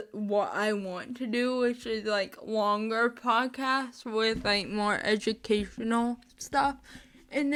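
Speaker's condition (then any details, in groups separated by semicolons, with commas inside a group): Spastic cerebral palsy, mixed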